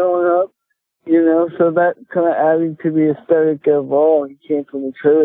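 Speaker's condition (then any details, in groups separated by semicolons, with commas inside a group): Cerebral palsy; speech affected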